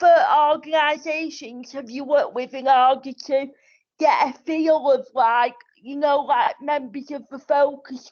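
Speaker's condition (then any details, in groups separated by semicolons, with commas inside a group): Cerebral palsy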